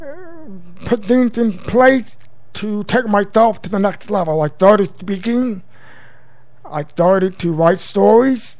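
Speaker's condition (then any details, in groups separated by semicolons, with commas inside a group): Profound deafness since birth; congenital, total deafness; speaks orally as guest on radio show; learned speech via daily school speech therapy, mother's home drills feeling throat vibrations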